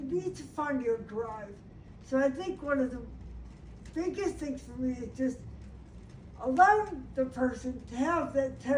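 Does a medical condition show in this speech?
Yes: brain injury; about five years since injury, weekly music therapy.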